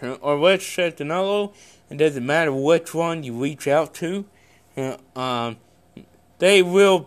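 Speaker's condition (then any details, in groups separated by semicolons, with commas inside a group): Cerebral palsy; congenital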